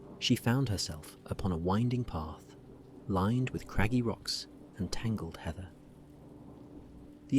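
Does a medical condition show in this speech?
No.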